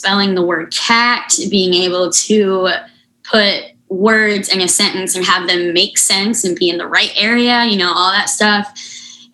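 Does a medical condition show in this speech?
Yes: unilateral cleft lip and palate; severe congenital unilateral cleft lip and palate.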